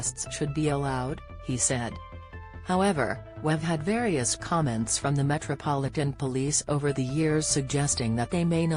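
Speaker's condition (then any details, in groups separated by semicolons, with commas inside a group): No condition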